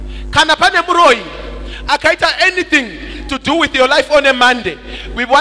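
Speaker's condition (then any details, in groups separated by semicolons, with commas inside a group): No condition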